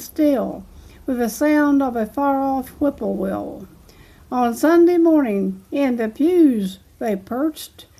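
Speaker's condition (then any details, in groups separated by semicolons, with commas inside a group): No condition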